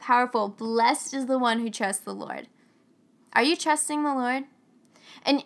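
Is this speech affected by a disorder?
No.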